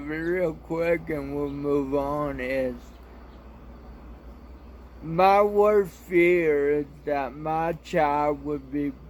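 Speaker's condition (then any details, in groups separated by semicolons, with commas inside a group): Cerebral palsy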